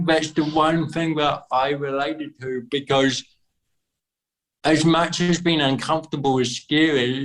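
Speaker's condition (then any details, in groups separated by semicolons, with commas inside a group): Cerebral palsy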